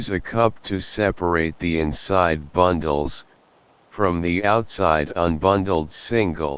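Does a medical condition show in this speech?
No.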